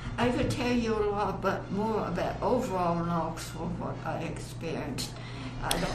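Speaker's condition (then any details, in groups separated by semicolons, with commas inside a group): Parkinson's; onset many years earlier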